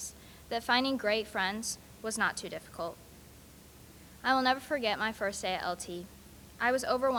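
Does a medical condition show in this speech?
No.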